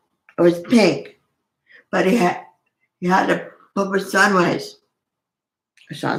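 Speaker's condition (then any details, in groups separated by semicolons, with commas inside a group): Cerebral palsy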